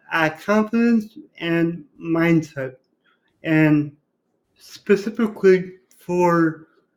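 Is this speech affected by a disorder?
Yes: cerebral palsy; from birth complication, born without pulse or breathing and revived, diagnosed near age one.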